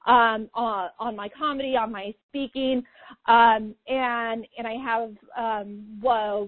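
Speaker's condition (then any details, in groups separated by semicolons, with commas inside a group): Stuttering; adult stuttering, present since childhood; still stutters; repeated sounds, prolonged sounds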